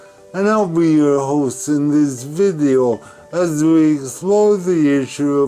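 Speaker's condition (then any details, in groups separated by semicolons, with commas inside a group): Cerebral palsy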